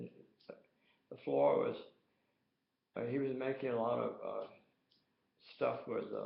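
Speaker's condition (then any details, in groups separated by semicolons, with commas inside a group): Tongue cancer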